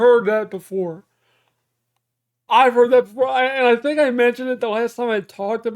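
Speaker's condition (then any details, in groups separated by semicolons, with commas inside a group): Cerebral palsy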